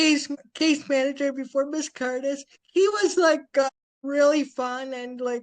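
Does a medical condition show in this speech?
Yes: spastic quadriplegic cerebral palsy.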